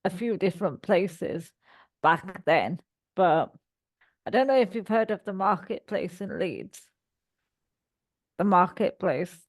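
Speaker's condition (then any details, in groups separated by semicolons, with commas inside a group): Cerebral palsy; all four limbs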